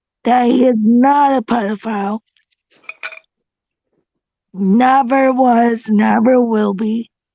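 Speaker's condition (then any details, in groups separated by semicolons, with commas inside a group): Cerebral palsy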